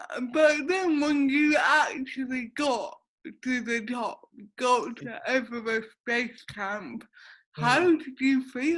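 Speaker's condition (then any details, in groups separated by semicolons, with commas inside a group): Cerebral palsy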